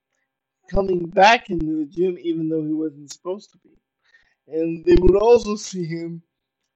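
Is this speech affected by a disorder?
Yes: cerebral palsy; uses power wheelchair.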